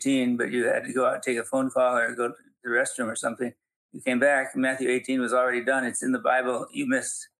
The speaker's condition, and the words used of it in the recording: Parkinson's disease. And I'll just keep on teaching and writing and speaking as long as he gives me physical ability to do that.